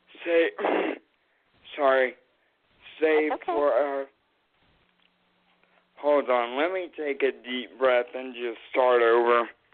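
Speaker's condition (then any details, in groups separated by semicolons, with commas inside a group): Cerebral palsy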